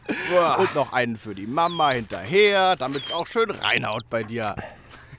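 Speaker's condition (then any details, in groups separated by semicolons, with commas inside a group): No condition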